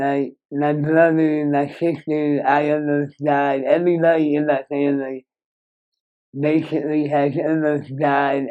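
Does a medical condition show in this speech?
Yes: Moebius syndrome; no speech until age 4, speech therapy, excess saliva.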